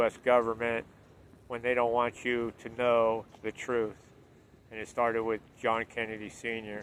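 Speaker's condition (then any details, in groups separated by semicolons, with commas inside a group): No condition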